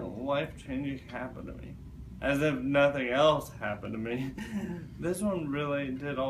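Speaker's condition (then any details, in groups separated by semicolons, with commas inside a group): Cerebral palsy; present from birth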